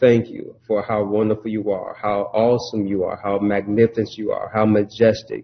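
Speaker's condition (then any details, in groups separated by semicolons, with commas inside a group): No condition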